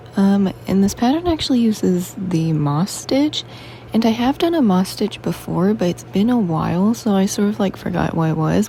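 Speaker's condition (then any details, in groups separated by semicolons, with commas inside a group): No condition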